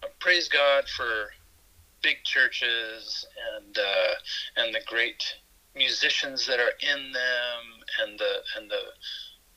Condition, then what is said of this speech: Stuttering. Also, for anyone who hasn't heard me before, I do have a speech handicap known as stuttering.